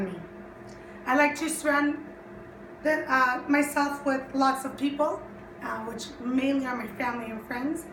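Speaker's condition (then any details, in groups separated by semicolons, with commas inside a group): No condition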